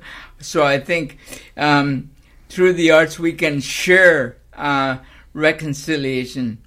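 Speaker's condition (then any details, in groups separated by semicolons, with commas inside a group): Cerebral palsy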